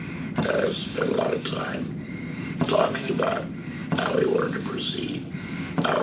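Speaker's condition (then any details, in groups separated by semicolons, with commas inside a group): Laryngectomy after head and neck cancer; head and neck cancer, laryngectomy after failed radiation, two flap reconstructions; after laryngectomy following failed radiation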